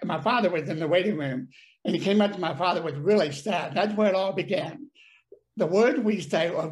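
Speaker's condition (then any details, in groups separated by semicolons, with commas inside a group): Deafness; paralysis on one side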